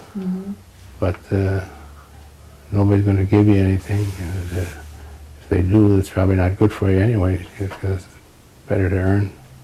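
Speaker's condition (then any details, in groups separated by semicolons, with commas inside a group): Parkinson's disease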